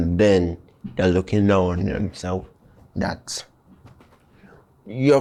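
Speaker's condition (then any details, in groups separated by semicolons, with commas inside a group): Cerebral palsy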